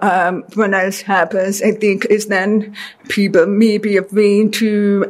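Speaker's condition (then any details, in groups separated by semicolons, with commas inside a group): Deafness; deaf since childhood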